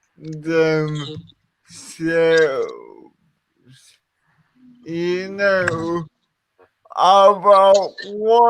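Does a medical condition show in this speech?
Yes: cerebral palsy.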